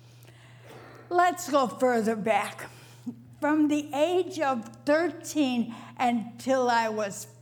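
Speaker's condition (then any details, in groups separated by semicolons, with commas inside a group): Stroke; right arm and hand paralyzed, memory and speech critically affected; about 14 years since onset, speech slowly regained after over 6 years; over 6 years unable to speak, read or write, struggled to recite with effortful breath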